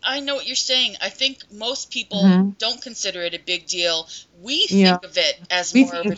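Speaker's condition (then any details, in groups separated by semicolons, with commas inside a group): No condition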